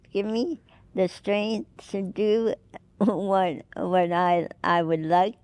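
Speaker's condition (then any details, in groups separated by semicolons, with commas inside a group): Cerebral palsy; could not speak or move as child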